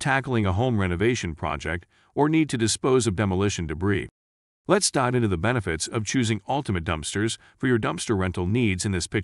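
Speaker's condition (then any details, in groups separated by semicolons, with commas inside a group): No condition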